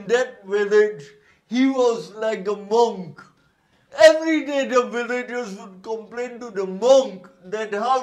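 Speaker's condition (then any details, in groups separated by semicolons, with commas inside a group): Cerebral palsy; present from birth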